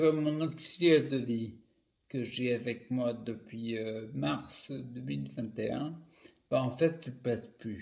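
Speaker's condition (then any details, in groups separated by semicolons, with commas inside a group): Primary progressive multiple sclerosis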